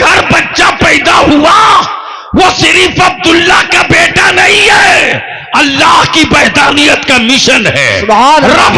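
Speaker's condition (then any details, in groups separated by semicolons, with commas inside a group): No condition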